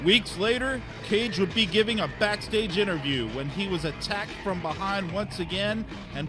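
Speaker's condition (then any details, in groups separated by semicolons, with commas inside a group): No condition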